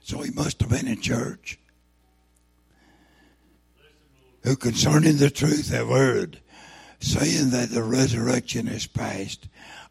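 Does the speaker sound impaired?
Yes: throat cancer, lost vocal cord; tumor grew from just over one to two inches in about two months, ate away vocal cord; kept trying to preach with no voice.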